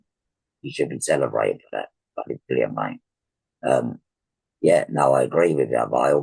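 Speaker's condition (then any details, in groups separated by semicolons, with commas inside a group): Laryngectomy for laryngeal cancer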